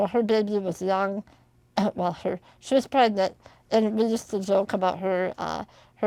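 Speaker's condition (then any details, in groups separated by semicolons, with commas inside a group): Spinal muscular atrophy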